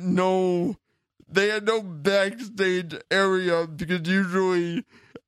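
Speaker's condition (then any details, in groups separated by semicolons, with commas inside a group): Cerebral palsy; since childhood, wheelchair user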